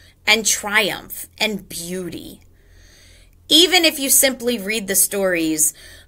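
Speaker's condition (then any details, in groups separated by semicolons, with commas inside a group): No condition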